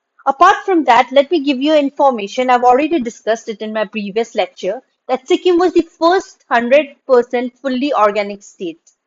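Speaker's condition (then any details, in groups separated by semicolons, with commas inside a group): No condition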